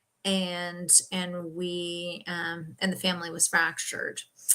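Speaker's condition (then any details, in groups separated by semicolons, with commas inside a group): No condition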